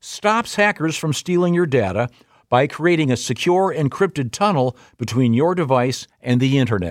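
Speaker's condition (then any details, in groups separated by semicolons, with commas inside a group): No condition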